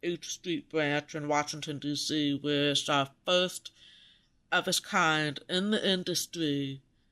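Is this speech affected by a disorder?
Yes: profound deafness; congenital, maternal rubella (German measles) in 1964 outbreak, about 30% hearing left ear, 40% right, tone deafness; interview over special high-tech phone equipment, colleague writes notes in meetings; pulled out of class weekly for speech therapy in school.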